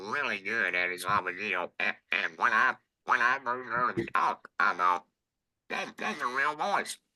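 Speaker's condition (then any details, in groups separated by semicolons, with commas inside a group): Laryngectomy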